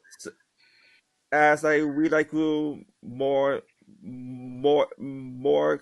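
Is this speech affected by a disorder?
Yes: stuttering; attended National Stuttering Association conferences many times; here repeated sounds, repeated words, prolonged sounds, blocks.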